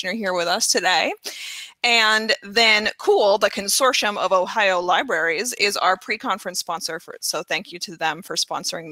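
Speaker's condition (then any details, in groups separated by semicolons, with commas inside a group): No condition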